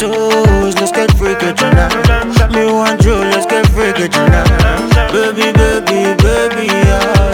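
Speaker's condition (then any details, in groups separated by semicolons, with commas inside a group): No condition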